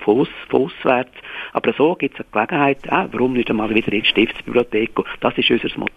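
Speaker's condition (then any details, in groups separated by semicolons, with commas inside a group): No condition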